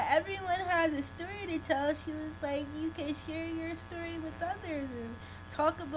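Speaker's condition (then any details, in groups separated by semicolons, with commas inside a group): Cerebral palsy; spastic left hemiplegia, left side partially paralyzed; transfers independently after therapy, gait affected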